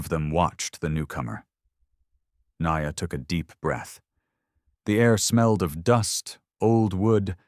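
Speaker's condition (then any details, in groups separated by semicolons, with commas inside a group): No condition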